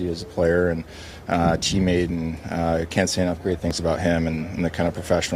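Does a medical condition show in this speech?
No.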